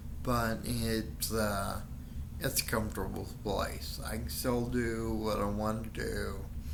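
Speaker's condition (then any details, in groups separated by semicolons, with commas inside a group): Friedreich's ataxia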